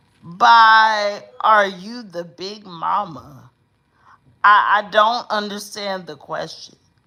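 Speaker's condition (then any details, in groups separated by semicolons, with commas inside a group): Cerebral palsy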